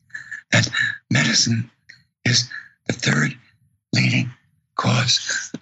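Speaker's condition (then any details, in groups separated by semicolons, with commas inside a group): Vocal cord paralysis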